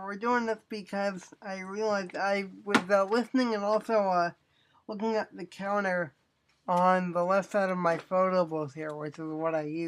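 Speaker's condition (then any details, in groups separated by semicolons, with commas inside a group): Cerebral palsy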